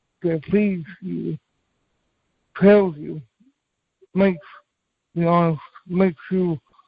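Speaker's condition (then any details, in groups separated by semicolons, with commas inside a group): Cerebral palsy; from birth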